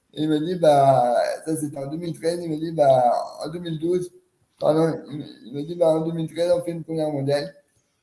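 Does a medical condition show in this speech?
Yes: cerebral palsy; quadriplegic, since birth, cause extreme prematurity, wheelchair user; age 30, spasticity, startles at noise, cramps block leg movement, physiotherapy, posture work, hydration, sophrology, hypnosis.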